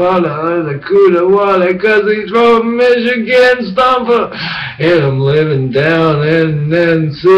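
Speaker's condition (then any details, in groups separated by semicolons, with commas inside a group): Brain injury; bicycle accident head injury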